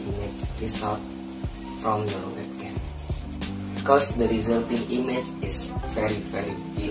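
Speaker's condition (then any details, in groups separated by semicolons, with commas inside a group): No condition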